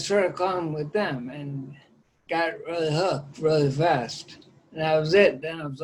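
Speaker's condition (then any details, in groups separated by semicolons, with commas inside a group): Ataxia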